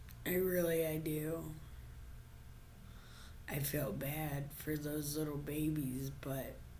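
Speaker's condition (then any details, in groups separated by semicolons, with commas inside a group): Brain injury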